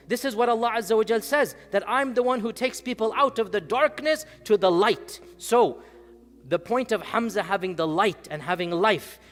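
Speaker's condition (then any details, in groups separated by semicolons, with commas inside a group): No condition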